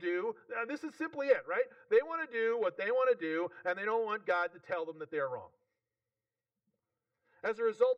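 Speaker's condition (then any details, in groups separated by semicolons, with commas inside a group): No condition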